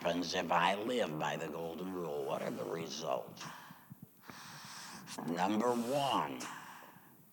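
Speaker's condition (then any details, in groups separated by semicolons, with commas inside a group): Laryngectomy; chemo and radiation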